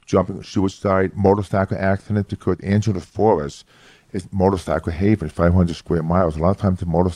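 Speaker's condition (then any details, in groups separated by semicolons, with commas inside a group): Hearing loss; severe speech impediment since childhood, very monotone speech, studied phonetics for inflection, improved over years, new york accent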